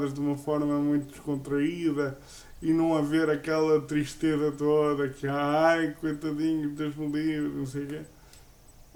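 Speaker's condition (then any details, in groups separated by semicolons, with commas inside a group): Cerebral palsy; uses a wheelchair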